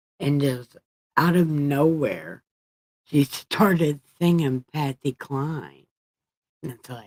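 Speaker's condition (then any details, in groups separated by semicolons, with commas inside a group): Brain injury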